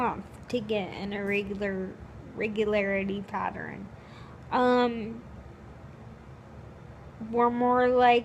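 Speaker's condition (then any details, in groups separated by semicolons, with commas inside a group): Cerebral palsy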